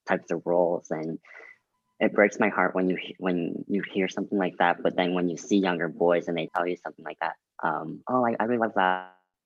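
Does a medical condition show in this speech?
Yes: cleft lip and palate.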